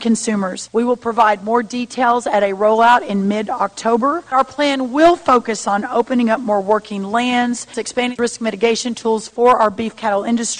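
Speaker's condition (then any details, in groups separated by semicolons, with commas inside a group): No condition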